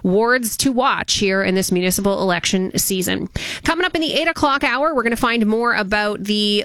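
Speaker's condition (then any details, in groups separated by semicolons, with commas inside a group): No condition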